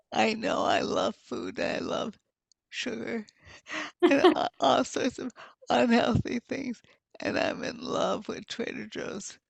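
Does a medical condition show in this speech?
Yes: multiple sclerosis.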